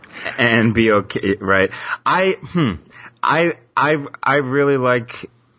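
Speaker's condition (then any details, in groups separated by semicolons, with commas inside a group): Stuttering; person who stutters; in psychotherapy, helping with letting go and accepting stuttering; stutter-like tension when signing own name, worse under pressure or with people watching; repeated words, blocks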